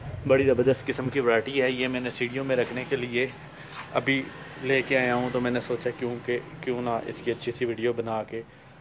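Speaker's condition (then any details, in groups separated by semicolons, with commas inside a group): No condition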